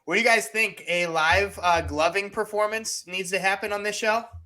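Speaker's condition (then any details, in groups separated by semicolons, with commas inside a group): No condition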